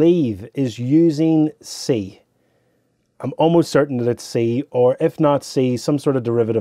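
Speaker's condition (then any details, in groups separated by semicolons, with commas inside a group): No condition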